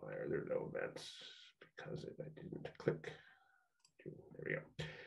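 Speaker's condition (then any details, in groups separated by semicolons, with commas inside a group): No condition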